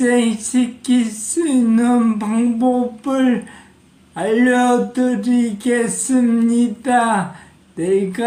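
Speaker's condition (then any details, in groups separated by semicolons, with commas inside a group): Parkinson's disease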